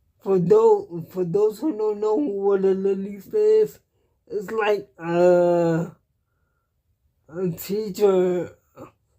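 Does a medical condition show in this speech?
Yes: cerebral palsy; cannot walk, uses wheelchair.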